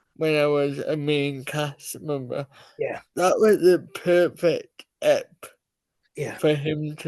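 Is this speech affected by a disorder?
Yes: cerebral palsy.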